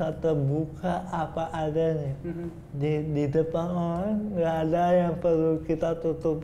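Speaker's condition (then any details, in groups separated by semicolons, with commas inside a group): Cerebral palsy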